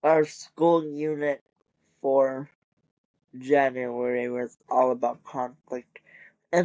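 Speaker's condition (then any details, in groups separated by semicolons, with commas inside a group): Cerebral palsy; wheelchair user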